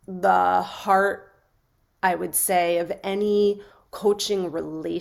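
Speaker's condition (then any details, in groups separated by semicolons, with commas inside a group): No condition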